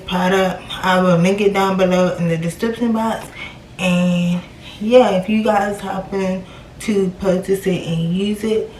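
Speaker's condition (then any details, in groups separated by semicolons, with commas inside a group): Cerebral palsy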